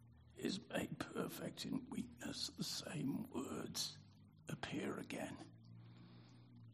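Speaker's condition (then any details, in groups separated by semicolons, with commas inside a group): Spasmodic dysphonia; spasmodic dystonia subtype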